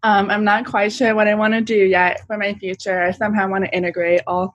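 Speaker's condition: Profound bilateral hearing loss; normal hearing at birth likely, bilateral sensorineural mild-to-moderate loss diagnosed age 3, two hearing aids, progressive

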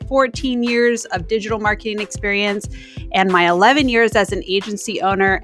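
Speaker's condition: No condition

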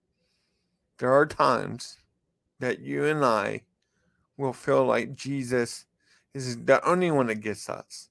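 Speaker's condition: Cerebral palsy; still has cerebral palsy, ongoing pain from childhood leg surgeries

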